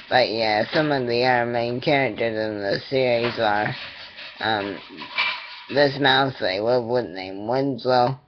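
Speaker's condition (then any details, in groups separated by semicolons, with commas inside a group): Cerebral palsy; attending therapy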